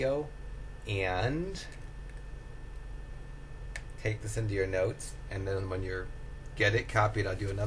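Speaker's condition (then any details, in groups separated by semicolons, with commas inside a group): No condition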